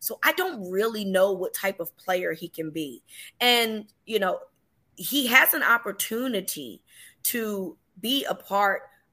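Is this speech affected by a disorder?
No.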